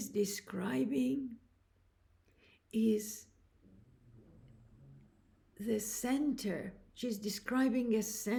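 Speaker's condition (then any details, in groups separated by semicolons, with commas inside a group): No condition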